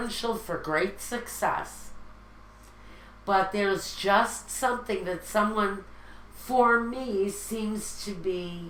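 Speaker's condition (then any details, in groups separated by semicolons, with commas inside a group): No condition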